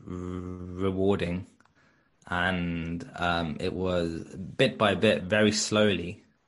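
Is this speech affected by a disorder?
Yes: stutter; onset age four after two fluent years, ineffective speech therapy, drama school, Birmingham University course; blocking and freezing in childhood, fluent in drama performances, avoided class reading as teen; here prolonged sounds.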